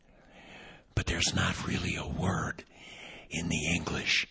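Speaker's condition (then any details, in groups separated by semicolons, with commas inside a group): Vocal cord paralysis, unilateral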